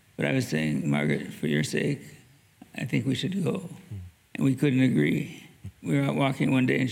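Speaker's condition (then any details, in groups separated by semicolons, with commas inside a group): Parkinson's disease; mild left hand tremor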